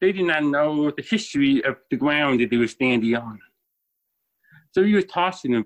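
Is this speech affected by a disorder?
Yes: deafness, born deaf.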